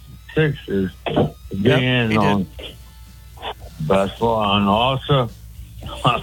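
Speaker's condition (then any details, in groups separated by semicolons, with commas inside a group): Speech impediment; cause unclear, stabbed by girlfriend and hit on head with ashtray years ago; hard to understand, hosts ask for translation and follow only partly, spells words out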